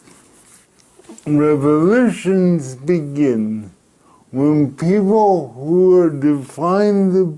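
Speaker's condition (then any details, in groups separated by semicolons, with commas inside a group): Cerebral palsy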